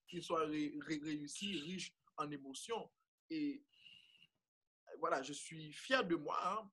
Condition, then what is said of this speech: Stuttering. Donc, au fil du temps, voilà, moi, j'ai compris que j'étais bègue, mais ça n'a ça, n'a jamais été un frein.